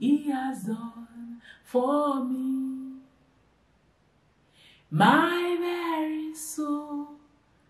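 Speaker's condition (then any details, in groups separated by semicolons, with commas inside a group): No condition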